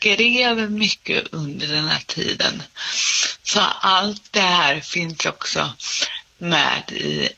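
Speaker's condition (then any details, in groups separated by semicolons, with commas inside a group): Cerebral palsy; congenital, motor effects, walks and stands, whole body somewhat affected, poorer balance; speech slightly affected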